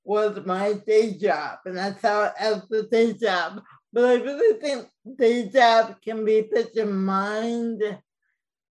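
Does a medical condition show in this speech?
Yes: cerebral palsy, mild; speech mildly affected.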